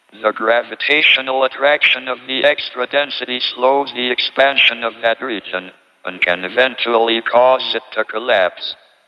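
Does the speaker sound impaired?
Yes: ALS, tracheotomy, through a speech-generating device; tracheotomy after critical pneumonia during CERN visit, computerized speech synthesizer; speaks only through computerized speech synthesizer with American voice; lost voice due to tracheotomy, robotic American-accented synthesized voice, earlier natural speech deteriorated.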